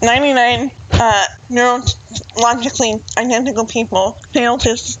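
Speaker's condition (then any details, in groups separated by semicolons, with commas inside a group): Cerebral palsy; cerebral palsy from brain damage at birth, uses wheelchair, support service dog Jax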